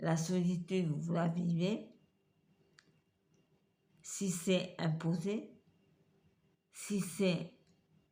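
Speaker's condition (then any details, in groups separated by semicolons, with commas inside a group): Multiple sclerosis; trialling electric wheelchair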